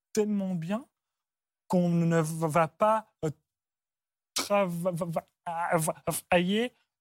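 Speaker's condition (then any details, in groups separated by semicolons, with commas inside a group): Stuttering; onset at about age 4 after grandmother's throat cancer, fluent before, once misdiagnosed as Gilles de la Tourette; no attempts to control stuttering; part-word and word repetitions, frequent euh fillers; repeated sounds, prolonged sounds, blocks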